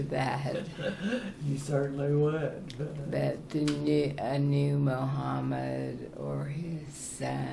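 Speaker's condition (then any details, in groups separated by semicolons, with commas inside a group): Parkinson's; very soft, low voice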